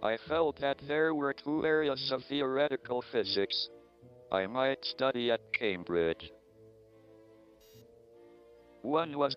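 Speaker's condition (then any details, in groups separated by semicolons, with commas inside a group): ALS, speech-generating device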